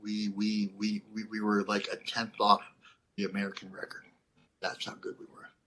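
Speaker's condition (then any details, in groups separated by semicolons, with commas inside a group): Cleft lip and palate; lisp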